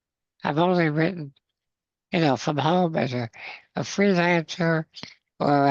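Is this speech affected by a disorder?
Yes: spinal muscular atrophy.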